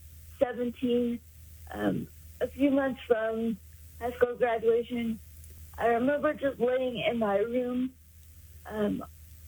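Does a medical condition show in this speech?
Yes: cerebral palsy; congenital, caused by lack of oxygen to brain at birth, born about 3 months early, daily physical therapy in school; 56 years since onset, uses power wheelchair, needs assistance with most daily activities.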